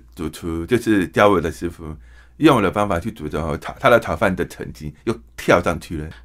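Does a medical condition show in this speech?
Yes: hearing impairment.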